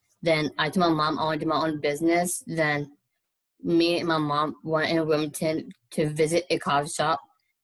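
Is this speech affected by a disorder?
Yes: Down syndrome; trisomy 21, heart surgery in childhood, eye surgery, other childhood surgeries, thyroid removed; age 22.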